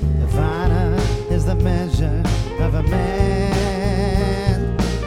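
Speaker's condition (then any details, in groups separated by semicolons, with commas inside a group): No condition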